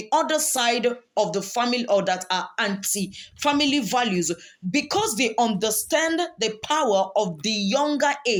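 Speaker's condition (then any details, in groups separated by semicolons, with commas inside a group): No condition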